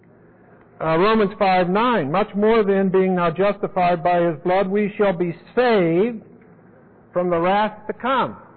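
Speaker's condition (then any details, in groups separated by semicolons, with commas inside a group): No condition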